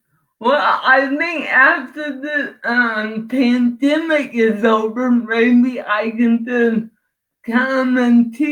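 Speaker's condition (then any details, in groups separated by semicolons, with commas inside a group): Cerebral palsy; from birth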